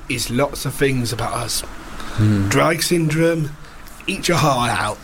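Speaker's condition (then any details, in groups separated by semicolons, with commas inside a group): Down syndrome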